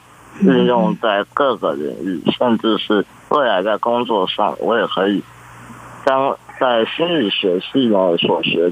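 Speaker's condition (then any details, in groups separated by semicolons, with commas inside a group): Congenital muscular dystrophy; present from birth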